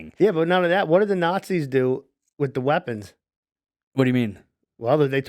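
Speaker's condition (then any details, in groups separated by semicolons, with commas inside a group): No condition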